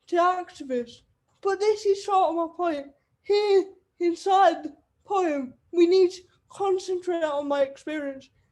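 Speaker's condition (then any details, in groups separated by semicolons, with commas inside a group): Cerebral palsy; wheelchair user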